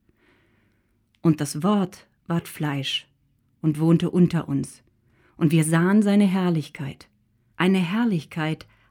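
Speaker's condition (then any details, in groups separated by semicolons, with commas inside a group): No condition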